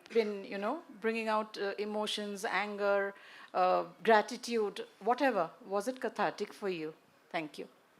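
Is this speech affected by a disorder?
No.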